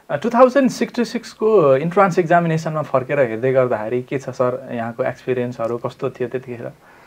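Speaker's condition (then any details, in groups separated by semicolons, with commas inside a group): No condition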